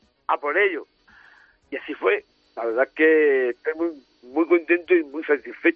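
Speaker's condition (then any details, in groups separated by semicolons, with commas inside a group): Down syndrome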